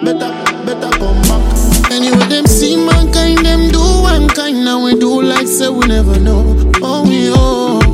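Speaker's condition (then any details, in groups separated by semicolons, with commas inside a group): No condition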